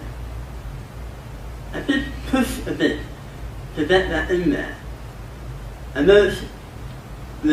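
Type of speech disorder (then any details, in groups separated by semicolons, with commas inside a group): Dysarthria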